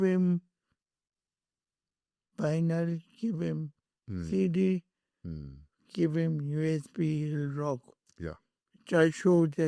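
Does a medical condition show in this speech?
Yes: cerebral palsy.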